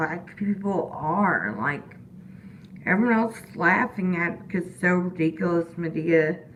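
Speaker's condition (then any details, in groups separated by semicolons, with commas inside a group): Disability causing slurred speech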